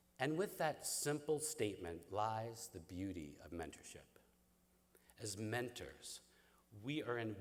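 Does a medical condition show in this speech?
No.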